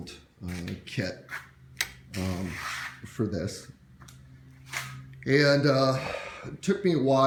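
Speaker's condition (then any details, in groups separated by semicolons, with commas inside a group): No condition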